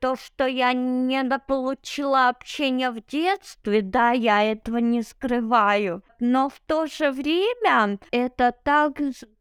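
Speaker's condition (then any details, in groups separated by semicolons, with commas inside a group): Cerebral palsy; no wheelchair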